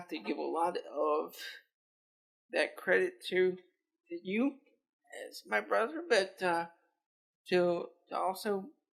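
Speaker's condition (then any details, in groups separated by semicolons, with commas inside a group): Cerebral palsy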